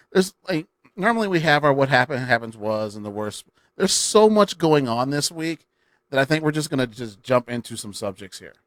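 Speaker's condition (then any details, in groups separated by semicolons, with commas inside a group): No condition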